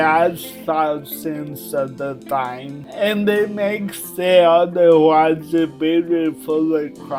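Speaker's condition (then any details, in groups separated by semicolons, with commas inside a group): Cerebral palsy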